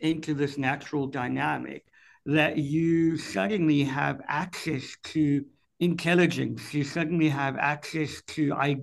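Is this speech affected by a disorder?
Yes: cleft palate; speech impediment.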